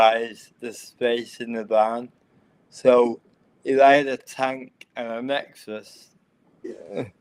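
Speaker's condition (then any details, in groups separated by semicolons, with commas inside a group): Cerebral palsy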